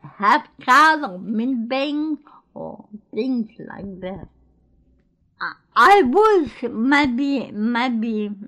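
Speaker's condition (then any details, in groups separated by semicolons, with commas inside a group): Cerebral palsy; born in Greece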